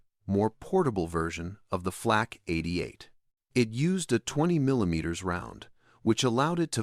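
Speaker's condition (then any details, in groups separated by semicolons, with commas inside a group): No condition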